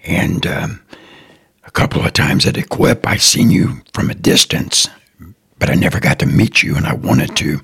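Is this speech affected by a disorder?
Yes: throat cancer; came through it; voice affected, fears listeners criticizing voice, voice cannot be changed.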